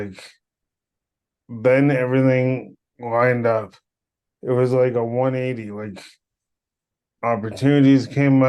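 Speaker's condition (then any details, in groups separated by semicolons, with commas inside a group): Cerebral palsy; power wheelchair since childhood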